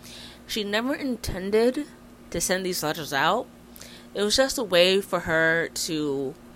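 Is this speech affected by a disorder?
No.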